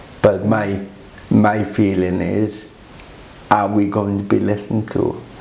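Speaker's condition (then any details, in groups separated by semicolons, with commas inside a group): Cerebral palsy; quadriplegic form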